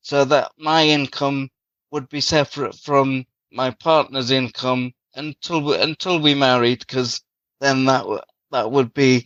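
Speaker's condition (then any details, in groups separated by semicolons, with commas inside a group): Cerebral palsy; from birth, very premature birth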